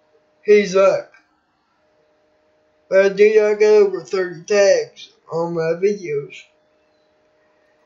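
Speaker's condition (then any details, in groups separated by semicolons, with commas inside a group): Cerebral palsy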